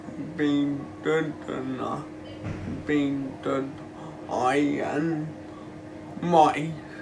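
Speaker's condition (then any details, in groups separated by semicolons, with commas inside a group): Cerebral palsy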